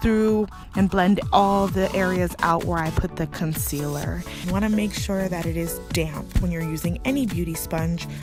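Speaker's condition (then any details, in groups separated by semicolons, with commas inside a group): No condition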